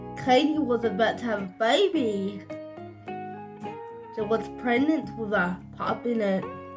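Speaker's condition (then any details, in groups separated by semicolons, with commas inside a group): Cerebral palsy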